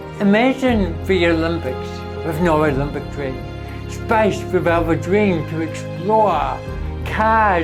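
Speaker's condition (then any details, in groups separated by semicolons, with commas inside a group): Cerebral palsy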